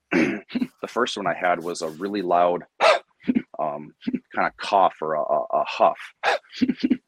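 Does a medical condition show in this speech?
Yes: Tourette syndrome; hereditary from father's side, tics long suppressed by nicotine from smoking since age 18; motor tics returned days after stopping Nicorette gum, vocal tics 2-3 weeks later, few years ago; involuntary vocal tics audible during talk, first a loud cough or huff, stop when intently focused.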